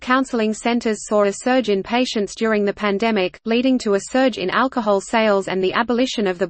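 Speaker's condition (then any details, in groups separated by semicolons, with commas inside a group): No condition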